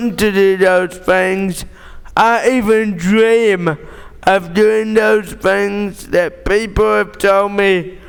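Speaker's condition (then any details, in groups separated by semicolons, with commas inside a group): Cerebral palsy; born premature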